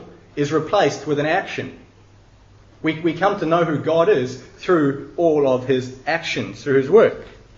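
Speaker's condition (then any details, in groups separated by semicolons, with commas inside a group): No condition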